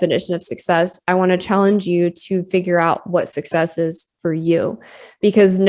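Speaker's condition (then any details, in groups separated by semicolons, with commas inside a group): No condition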